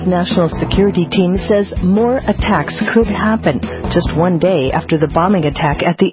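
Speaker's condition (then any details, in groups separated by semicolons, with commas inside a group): No condition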